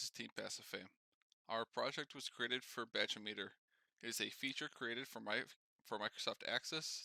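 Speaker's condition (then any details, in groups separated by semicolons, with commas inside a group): No condition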